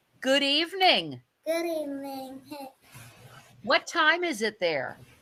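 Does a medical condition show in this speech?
No.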